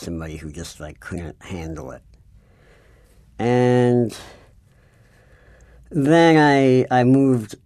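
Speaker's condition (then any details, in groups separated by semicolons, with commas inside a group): Cleft palate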